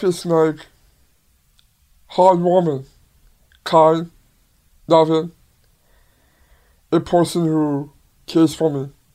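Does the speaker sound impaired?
Yes: Down syndrome; low muscle tone, poor balance, delayed reaction time, took 6 years to learn bike riding.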